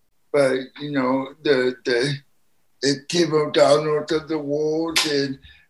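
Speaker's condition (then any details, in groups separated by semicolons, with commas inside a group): Spastic quadriplegic cerebral palsy; needs help eating, drinking, restroom and supplements, including on the course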